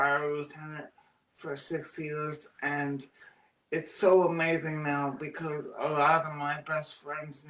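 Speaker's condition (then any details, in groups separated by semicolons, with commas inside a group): Cerebral palsy; birth oxygen deprivation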